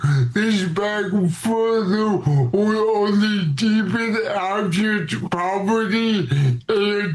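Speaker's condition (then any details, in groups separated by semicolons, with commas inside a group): Cerebral palsy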